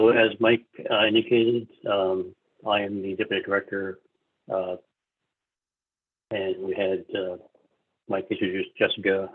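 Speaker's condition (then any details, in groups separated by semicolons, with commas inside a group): No condition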